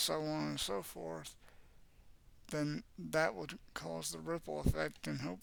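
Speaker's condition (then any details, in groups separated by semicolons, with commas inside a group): Cerebral palsy; has had speech therapy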